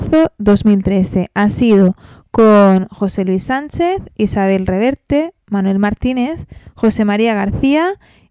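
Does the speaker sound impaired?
No.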